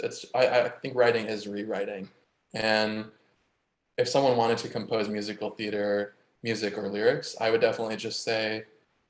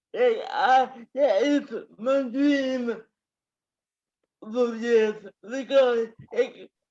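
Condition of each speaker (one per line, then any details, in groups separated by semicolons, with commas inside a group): No condition
Cerebral palsy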